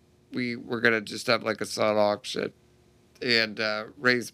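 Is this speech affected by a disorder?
Yes: Duchenne muscular dystrophy; spontaneous mutation, no family history, diagnosed at age 3, too weak to walk, wheelchair since age 12; still progressing, stem cell therapy study begun about 12 to 13 years ago.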